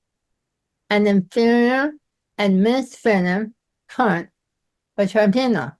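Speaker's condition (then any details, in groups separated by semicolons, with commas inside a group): Myasthenia gravis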